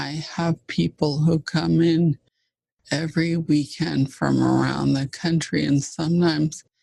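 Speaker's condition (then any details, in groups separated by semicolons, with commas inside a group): ALS (Lou Gehrig's disease); fast progressing form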